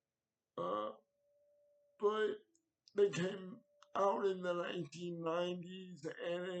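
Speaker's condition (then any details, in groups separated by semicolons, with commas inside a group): Cerebral palsy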